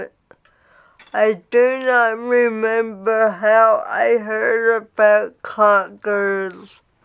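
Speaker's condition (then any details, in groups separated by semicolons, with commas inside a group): Cerebral palsy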